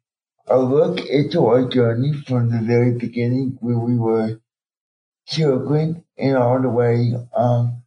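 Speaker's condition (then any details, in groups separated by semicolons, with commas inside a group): Cerebral palsy; types about 10 words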